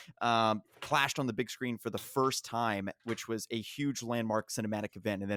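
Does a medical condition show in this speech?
No.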